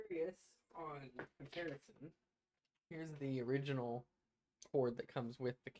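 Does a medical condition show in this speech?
No.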